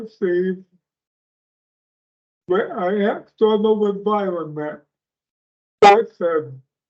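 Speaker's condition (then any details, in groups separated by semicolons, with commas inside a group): Speech impairment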